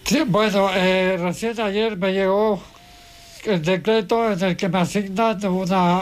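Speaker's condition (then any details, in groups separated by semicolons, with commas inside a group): Amyotrophic lateral sclerosis, severe; gastric feeding tube; most advanced stage, pressure air ventilation machine, only hands move, cannot eat, too weak to cough, cough assist device; voice described as impressive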